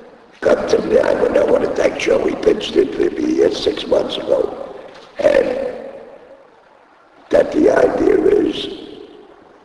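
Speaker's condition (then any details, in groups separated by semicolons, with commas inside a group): Laryngectomy; voice first lost at racetrack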